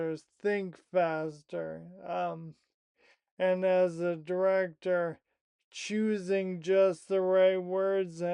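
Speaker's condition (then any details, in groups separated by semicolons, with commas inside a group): Primary lateral sclerosis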